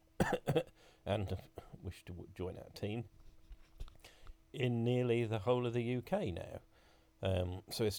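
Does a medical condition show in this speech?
No.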